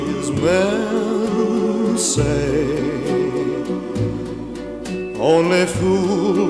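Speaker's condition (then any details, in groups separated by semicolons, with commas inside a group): No condition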